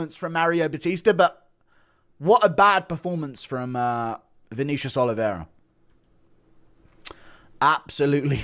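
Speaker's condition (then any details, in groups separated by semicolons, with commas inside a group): No condition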